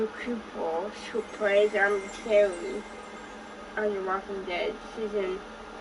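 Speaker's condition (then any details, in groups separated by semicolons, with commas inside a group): Cerebral palsy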